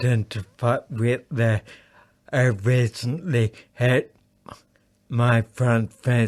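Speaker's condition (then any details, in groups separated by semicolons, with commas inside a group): Acquired brain injury; over 30 years since injury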